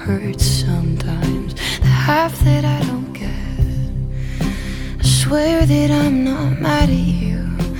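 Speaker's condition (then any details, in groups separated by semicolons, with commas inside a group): No condition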